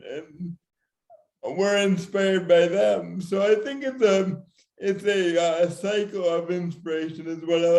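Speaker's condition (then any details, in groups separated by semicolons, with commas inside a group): Severe cerebral palsy; speech problems predicted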